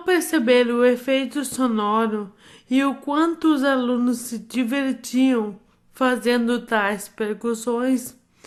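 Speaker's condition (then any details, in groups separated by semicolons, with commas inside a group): Amyotrophic lateral sclerosis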